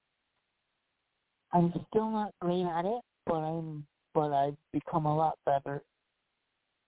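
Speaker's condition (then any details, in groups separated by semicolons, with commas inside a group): Cerebral palsy; walked with walker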